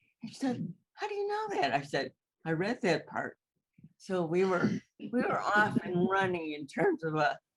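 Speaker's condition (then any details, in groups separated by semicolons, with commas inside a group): Cerebral palsy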